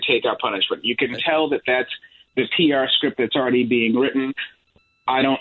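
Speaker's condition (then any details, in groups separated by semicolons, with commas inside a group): No condition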